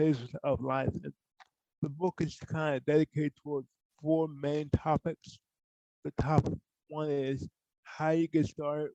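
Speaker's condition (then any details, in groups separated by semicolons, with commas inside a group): Cerebral palsy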